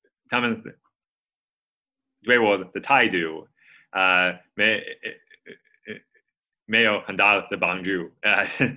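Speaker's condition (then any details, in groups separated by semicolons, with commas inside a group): Stuttering; childhood stutter, fluency shaping in primary and middle school, stopped in high school, later avoidance reduction therapy; aims to stutter openly with forward-moving speech, no hard blocks or techniques to hide stutter; repeated sounds, blocks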